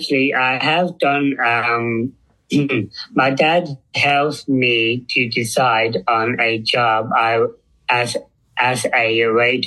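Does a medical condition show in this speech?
Yes: Down syndrome; intellectual disability.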